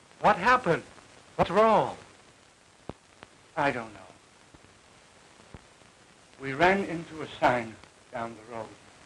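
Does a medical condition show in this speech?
No.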